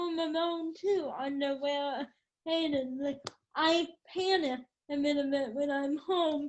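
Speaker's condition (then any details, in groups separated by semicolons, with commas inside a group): Cerebral palsy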